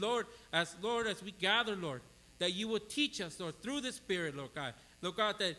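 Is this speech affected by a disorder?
No.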